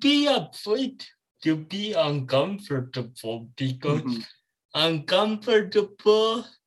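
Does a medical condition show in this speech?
Yes: cerebral palsy.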